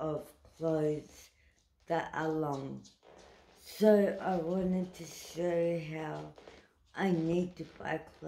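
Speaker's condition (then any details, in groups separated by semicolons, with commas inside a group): Cerebral palsy; uses wheelchair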